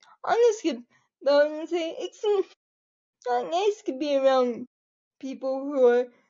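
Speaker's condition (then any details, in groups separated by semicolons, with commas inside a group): Cerebral palsy quadriplegia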